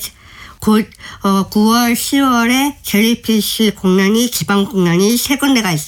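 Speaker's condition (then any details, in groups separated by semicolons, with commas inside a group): Down syndrome; joint pain throughout body, body shape changes forced stop of ballet; pain in every joint; speaks very well, communicates smoothly, disability barely noticeable, needed detailed concrete explanations from director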